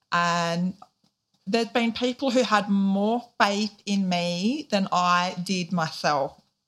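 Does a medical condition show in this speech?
Yes: deafness, profound; weekly private speech therapy in childhood, speaks clearly, bilingual Auslan and spoken English.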